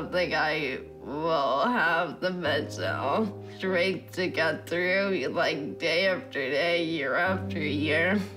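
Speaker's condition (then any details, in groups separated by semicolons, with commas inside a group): ALS; can no longer lift arm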